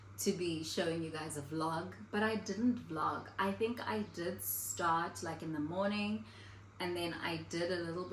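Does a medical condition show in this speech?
No.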